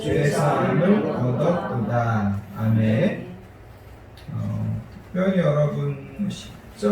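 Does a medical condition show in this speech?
No.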